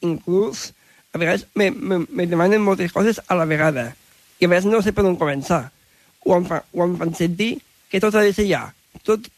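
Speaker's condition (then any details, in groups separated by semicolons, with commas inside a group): Down syndrome; expresses himself in own way and own words, dislikes being corrected, very talkative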